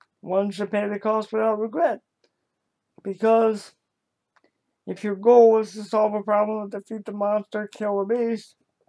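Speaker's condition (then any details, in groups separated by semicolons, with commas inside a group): Cerebral palsy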